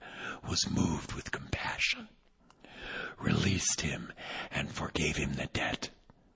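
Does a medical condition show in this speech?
Yes: vocal cord paralysis, unilateral; one vocal cord paralyzed, about 6 weeks; awaiting surgery in about a month, plastic shim to move paralyzed cord, previously repeated injections; voice not yet back, audibly affected.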